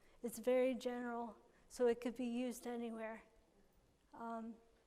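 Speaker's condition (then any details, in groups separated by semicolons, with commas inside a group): Cerebral palsy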